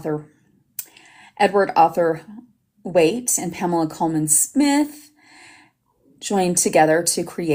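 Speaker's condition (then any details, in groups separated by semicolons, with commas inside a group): No condition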